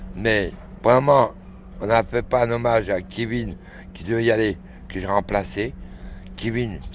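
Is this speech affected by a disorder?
Yes: throat cancer.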